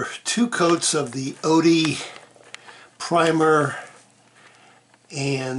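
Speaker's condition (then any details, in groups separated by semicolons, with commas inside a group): No condition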